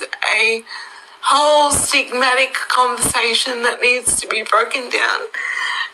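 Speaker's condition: Cerebral palsy; wheelchair user

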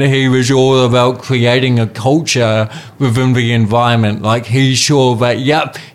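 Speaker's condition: Cerebral palsy; stopped childhood therapies

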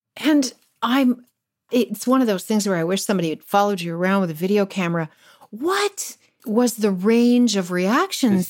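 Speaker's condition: No condition

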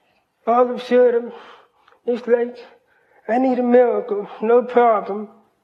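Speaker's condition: Hearing loss, cochlear implant; speech therapy

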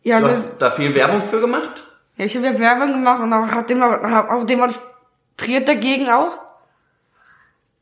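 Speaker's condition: Down syndrome; trisomy 21

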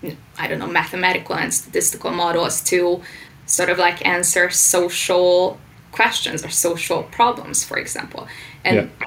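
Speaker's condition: No condition

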